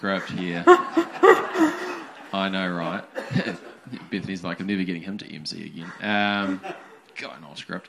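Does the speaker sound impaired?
No.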